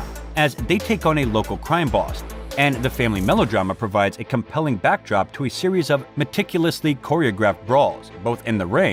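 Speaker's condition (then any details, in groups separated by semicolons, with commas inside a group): No condition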